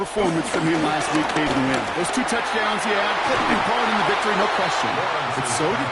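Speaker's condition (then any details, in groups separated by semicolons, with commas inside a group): No condition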